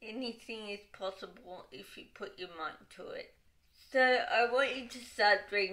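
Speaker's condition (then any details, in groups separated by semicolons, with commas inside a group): Cerebral palsy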